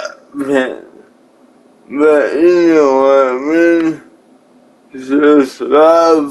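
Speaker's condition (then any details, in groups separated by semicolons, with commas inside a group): Cerebral palsy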